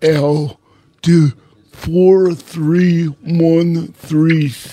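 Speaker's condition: Cerebral palsy; congenital, uses a wheelchair

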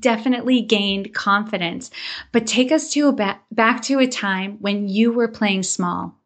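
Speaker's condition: No condition

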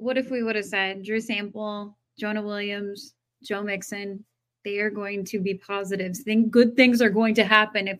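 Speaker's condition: No condition

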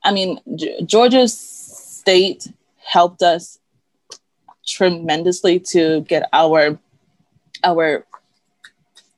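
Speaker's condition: Stuttering; uncle and triplet siblings also stutter; frequent pauses, needs deep breaths while speaking, part-word repetitions; repeated sounds, repeated words

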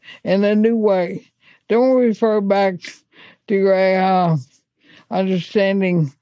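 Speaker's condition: ALS; speech noticeably affected right away

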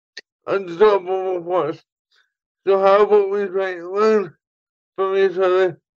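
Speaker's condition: Cerebral palsy; everything difficult

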